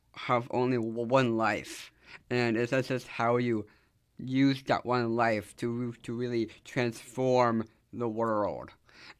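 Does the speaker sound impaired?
Yes: Down syndrome; from birth; able to do public speaking, able to express self.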